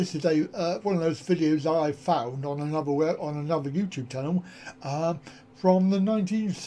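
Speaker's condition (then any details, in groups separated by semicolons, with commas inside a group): Cerebral palsy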